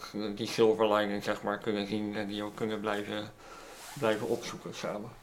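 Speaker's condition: Cleft lip; cleft audible in way of speaking

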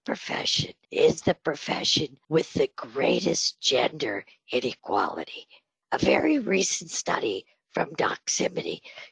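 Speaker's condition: Spasmodic dysphonia; treated with Botox; breathy voice from Botox treatment, sounds like Marilyn Monroe

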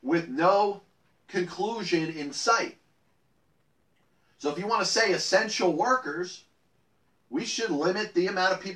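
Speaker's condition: No condition

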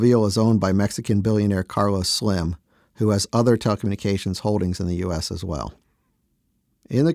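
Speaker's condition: No condition

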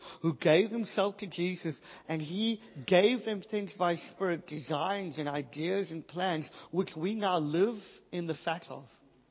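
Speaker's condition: Cleft palate, Pierre Robin syndrome

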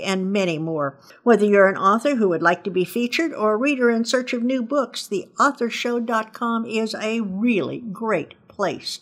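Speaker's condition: No condition

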